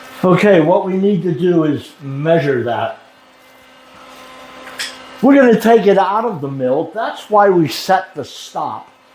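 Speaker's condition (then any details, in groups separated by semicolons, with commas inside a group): No condition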